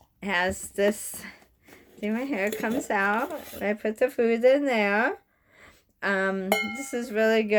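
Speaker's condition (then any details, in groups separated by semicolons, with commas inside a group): Bulbar onset ALS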